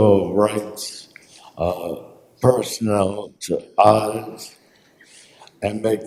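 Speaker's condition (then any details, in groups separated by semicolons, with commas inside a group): Traumatic brain injury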